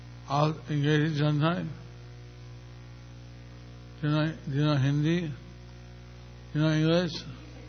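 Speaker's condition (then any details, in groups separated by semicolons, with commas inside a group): Stroke; a little over a year since stroke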